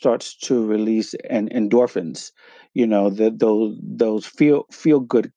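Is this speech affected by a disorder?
Yes: stuttering; here repeated sounds, repeated words.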